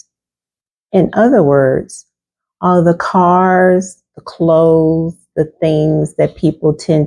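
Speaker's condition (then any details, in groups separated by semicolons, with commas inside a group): No condition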